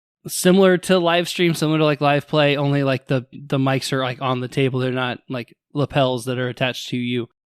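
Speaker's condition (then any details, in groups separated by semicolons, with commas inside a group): No condition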